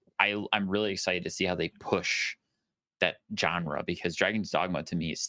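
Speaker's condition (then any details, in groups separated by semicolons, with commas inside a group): No condition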